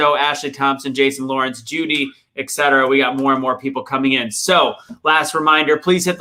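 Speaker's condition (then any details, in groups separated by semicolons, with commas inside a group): No condition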